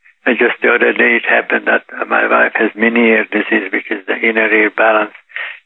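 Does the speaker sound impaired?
Yes: Parkinson's disease; Parkinson's detected about 8 years ago, now 84, daily yoga practice and 3-mile walks credited.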